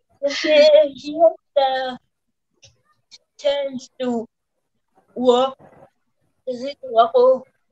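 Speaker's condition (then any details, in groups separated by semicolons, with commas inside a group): Cerebral palsy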